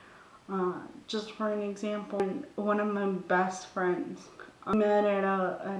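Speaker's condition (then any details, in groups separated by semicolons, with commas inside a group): Cerebral palsy; brain damage, from birth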